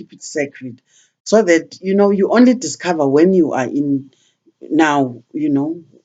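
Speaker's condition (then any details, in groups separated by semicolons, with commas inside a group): No condition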